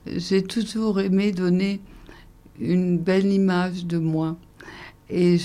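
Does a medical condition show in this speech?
Yes: ALS (Charcot's disease); advanced, increasing oxygen use, lies down a lot, muscle pain, constant contractures; breathing difficulties.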